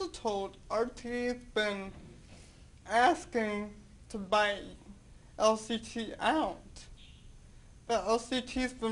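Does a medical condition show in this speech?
Yes: cerebral palsy.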